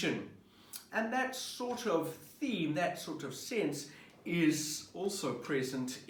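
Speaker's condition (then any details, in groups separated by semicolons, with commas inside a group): No condition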